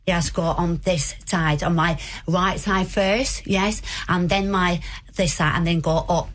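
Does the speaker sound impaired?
Yes: aphasia; brain injury from congenital AVM, airlifted to Cork hospital, surgery, spasticity in arm and leg; transferred to hospital in Tulnery, ongoing recovery, support from Acquired Brain Injury Ireland; relearned talking at Cork hospital, word-finding difficulty, hesitant, breaks off, needs time.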